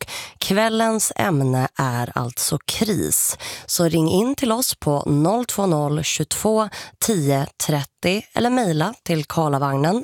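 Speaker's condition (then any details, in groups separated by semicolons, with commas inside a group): No condition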